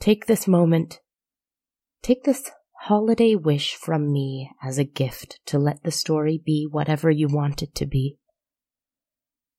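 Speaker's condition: No condition

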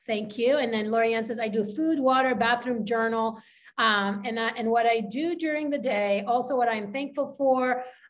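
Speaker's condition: No condition

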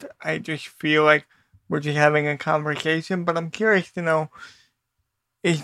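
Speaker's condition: Cerebral palsy; lifelong

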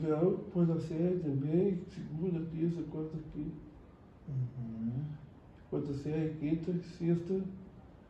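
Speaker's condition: Down syndrome; trisomy 21, congenital; adult, age 33; oral stimulation exercises in childhood, communion wafers used for oral stimulation

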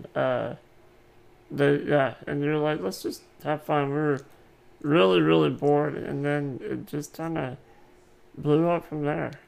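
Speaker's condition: Muscular dystrophy

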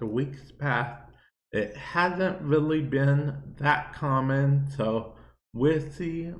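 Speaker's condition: Cerebral palsy; viewer asked why talking like that

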